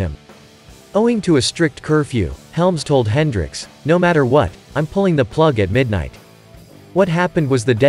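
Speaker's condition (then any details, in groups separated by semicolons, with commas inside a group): No condition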